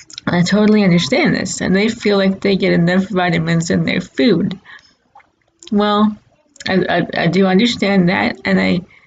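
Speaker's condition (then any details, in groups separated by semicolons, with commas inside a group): Cerebral palsy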